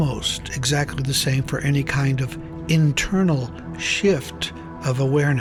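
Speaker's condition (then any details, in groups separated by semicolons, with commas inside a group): No condition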